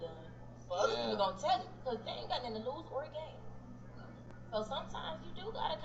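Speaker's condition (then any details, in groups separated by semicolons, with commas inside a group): No condition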